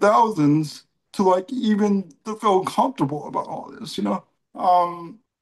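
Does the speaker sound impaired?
Yes: cerebral palsy.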